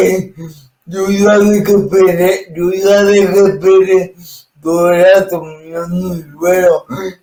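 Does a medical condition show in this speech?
Yes: cerebral palsy.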